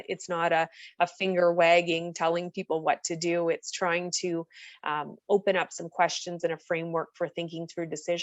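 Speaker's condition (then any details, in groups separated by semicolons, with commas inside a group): No condition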